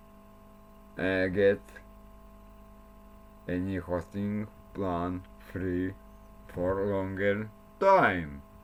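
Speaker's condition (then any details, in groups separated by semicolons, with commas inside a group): Cerebral palsy; since birth; speech not very clear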